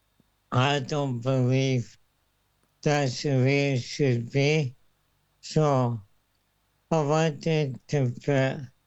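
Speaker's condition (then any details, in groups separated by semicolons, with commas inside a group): Motor neurone disease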